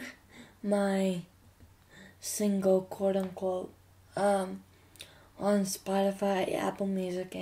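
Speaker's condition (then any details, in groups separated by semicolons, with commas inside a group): Cerebral palsy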